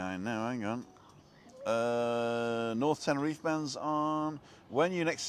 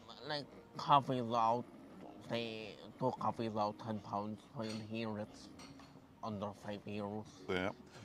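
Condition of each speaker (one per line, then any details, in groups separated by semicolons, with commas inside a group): No condition
Cerebral palsy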